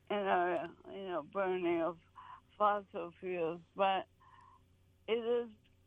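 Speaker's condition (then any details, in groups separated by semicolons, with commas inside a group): ALS; symptoms from early 2023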